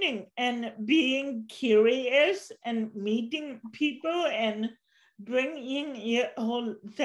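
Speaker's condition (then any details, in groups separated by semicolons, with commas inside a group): Cerebral palsy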